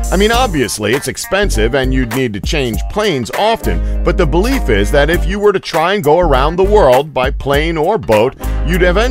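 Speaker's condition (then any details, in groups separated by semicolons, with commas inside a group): No condition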